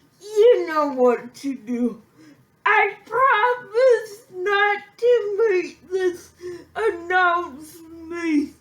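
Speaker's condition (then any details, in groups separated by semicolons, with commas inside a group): Physical speech impairment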